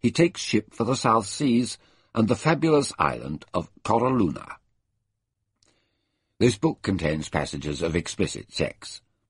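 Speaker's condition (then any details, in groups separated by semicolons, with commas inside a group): No condition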